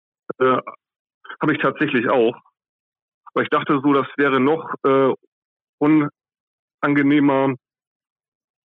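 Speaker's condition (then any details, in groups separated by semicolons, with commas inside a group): Stuttering; more fluent during past emergency call than in this interview; blocks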